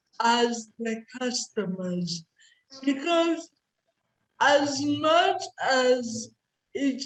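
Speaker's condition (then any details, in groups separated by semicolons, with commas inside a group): Cerebral palsy; speech impairment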